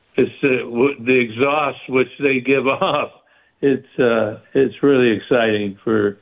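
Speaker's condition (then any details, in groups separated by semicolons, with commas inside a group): Parkinson's; stays active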